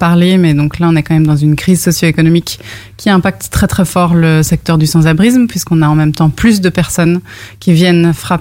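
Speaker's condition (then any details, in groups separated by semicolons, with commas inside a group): No condition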